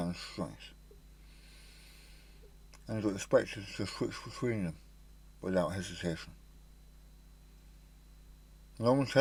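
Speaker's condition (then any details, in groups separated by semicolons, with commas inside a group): Stage 4 tongue cancer, hemiglossectomy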